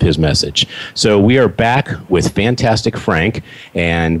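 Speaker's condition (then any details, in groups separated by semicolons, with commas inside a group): No condition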